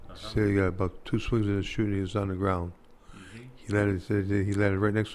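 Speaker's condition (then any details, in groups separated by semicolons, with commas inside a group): Parkinson's disease; hard time walking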